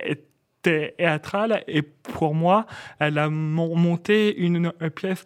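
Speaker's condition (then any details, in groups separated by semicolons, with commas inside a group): Stuttering; stuttering since age 4, first misdiagnosed as Gilles de la Tourette, cause hypothesized as several traumas; repeated sounds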